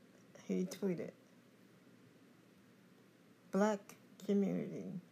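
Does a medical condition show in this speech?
Yes: cerebral palsy; confined to wheelchair.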